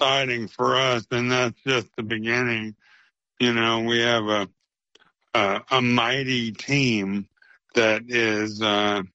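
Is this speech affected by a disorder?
Yes: ALS; ALS (motor neuron disease), diagnosed nearly three years earlier; slower progression.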